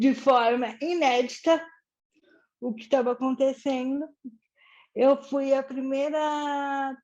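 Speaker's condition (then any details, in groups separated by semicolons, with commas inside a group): Cerebral palsy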